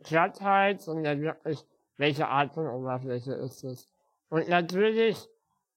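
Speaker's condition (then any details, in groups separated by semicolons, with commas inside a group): Spinal muscular atrophy; physical disability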